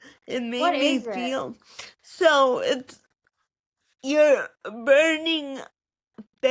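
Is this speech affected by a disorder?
Yes: cerebral palsy.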